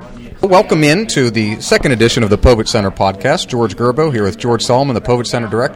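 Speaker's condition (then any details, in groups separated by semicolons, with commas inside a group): No condition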